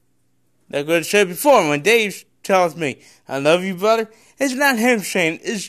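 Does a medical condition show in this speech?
Yes: cerebral palsy; congenital cerebral palsy.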